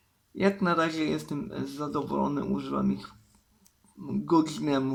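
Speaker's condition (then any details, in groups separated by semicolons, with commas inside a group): Cerebral palsy; uses wheelchair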